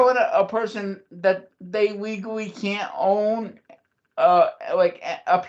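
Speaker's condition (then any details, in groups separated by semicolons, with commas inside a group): Cerebral palsy; since childhood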